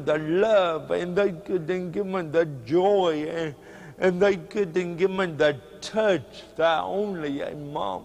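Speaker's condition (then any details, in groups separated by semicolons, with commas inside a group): Cerebral palsy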